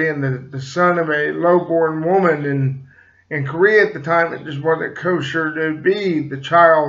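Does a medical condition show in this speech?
Yes: cerebral palsy; slight speech impediment.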